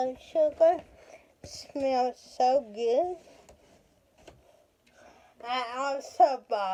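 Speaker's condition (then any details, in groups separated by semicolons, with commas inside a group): Cerebral palsy; speech affected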